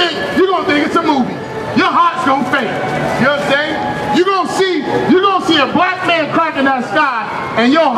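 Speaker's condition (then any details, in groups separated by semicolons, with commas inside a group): No condition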